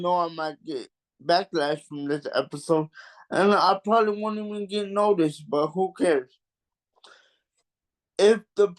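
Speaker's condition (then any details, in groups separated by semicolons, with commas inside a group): Cerebral palsy; mild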